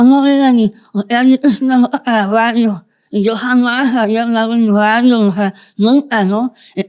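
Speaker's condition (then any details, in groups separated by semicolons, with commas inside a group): Moebius syndrome, congenital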